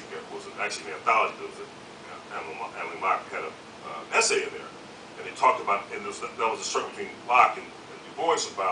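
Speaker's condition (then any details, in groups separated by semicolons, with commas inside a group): No condition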